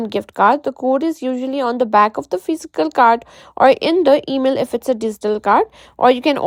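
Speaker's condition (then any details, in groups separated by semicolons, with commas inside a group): No condition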